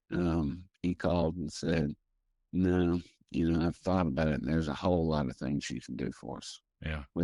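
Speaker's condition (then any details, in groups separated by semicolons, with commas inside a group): Primary progressive multiple sclerosis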